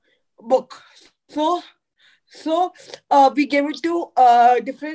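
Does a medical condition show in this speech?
Yes: cerebral palsy; could not talk in early life.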